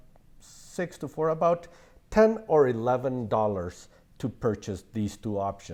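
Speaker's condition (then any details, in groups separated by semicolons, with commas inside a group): No condition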